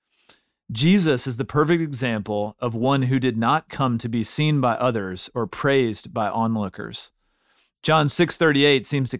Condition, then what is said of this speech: None; typical speech.